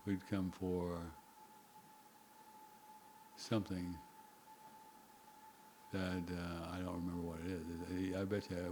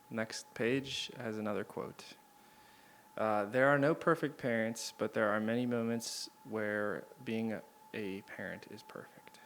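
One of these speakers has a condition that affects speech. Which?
The first: Parkinson's disease; long-standing; very quiet speech.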